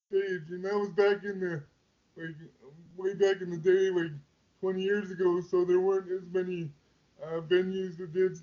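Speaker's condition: Quadriplegic cerebral palsy; wheelchair user

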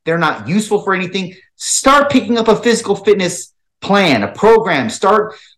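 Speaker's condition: No condition

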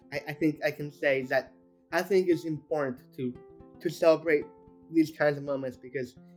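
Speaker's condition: Down syndrome; Down syndrome since birth, intellectual and developmental disability

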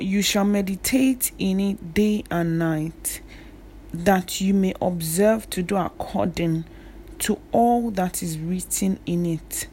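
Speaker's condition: No condition

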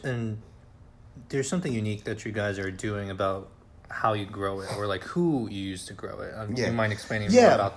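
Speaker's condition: No condition

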